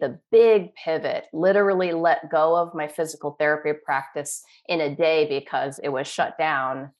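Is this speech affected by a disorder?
No.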